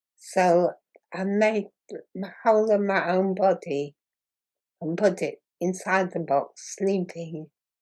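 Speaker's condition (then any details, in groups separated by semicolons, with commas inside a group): Muscular dystrophy; progressive muscle wasting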